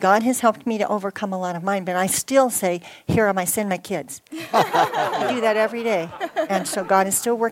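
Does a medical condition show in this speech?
Yes: cleft palate; born with cleft palate; ongoing speech impediment, partly overcome, notes own stumbling speech now; speech therapy growing up, unclear speech as child, sister a year and half younger interpreted.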